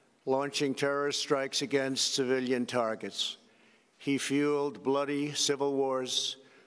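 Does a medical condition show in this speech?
No.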